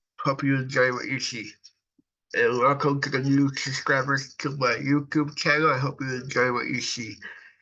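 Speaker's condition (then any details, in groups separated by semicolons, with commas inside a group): Cerebral palsy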